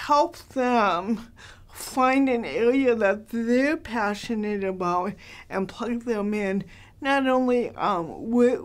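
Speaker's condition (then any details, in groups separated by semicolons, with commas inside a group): Cerebral palsy, mild; hard to understand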